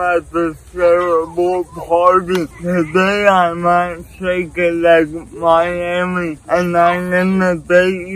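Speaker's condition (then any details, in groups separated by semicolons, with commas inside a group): Cerebral palsy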